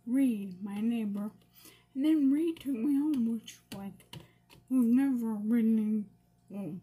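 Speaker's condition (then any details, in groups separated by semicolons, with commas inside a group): Brain injury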